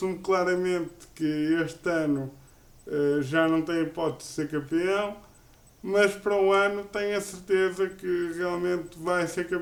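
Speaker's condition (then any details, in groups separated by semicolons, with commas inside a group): Cerebral palsy; uses a wheelchair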